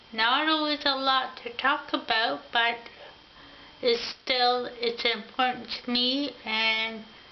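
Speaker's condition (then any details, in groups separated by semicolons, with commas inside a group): Ataxia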